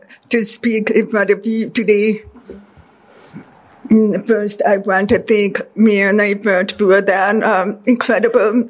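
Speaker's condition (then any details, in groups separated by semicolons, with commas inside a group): Deafness; deaf since childhood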